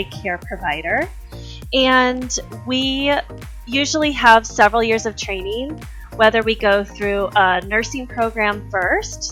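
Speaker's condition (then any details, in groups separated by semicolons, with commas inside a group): No condition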